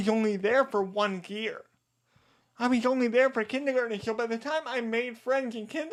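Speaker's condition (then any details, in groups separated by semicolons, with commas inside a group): Cerebral palsy; diagnosed age two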